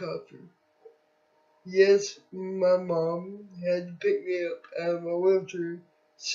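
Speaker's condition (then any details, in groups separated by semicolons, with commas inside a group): Cerebral palsy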